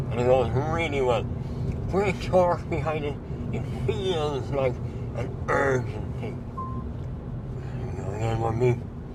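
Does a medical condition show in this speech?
Yes: mouth cancer surgery.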